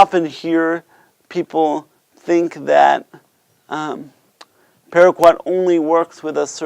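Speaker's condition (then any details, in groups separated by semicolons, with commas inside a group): Cerebral palsy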